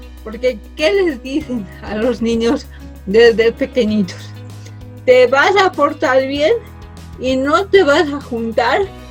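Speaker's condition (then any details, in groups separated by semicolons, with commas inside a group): Cerebral palsy from birth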